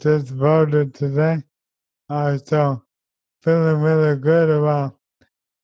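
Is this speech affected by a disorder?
Yes: ALS; young onset, diagnosed age 29, progressive neurodegenerative, affects walking, speech and eventually breathing.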